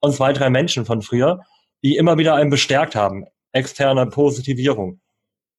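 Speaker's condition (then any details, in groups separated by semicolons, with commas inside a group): Cleft lip and palate; congenital cleft lip, jaw and palate, Bundeswehr cited inability to eat army food; learned to speak through speech therapy until age nine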